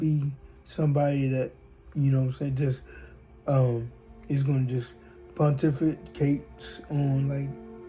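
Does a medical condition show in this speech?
Yes: cerebral palsy, spastic diplegia.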